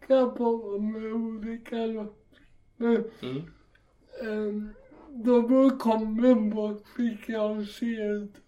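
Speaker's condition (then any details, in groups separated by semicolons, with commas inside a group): Cerebral palsy; walking difficulty, walking improved with gym training; walks much better than at first hunts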